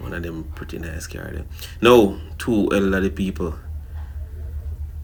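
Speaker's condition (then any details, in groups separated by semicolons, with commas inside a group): No condition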